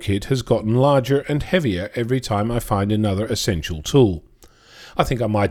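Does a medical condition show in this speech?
No.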